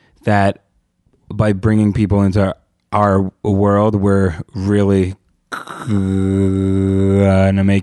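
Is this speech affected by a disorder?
Yes: stuttering; stuttering since childhood; stutter-like tension when signing own name, worse under pressure or with people watching; here blocks.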